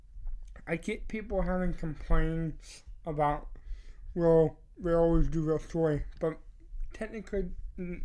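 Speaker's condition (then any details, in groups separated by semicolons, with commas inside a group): Cerebral palsy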